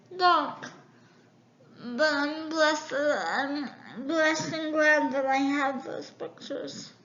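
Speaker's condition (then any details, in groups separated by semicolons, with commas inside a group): Cerebral palsy; affects all four limbs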